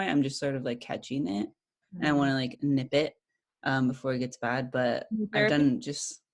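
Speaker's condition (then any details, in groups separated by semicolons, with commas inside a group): No condition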